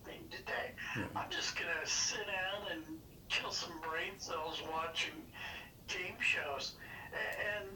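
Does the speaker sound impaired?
Yes: Parkinson's disease; diagnosed 5-6 years ago, hand tremors, deep brain stimulation both sides, first 1.5 years ago; tremors largely controlled, battery pack, switched on and off with mini iPod, not all symptoms relieved.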